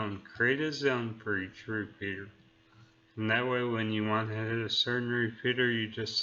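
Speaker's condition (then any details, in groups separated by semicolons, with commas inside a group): Neurological disease; speech affected, voice altered, drawl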